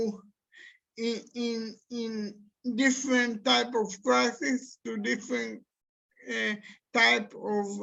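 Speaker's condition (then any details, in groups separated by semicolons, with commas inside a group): Cerebral palsy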